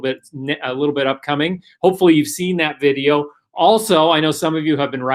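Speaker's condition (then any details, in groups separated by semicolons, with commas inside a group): No condition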